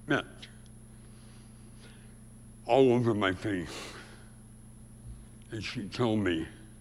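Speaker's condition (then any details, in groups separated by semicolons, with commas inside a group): Severe speech impediment; about age 84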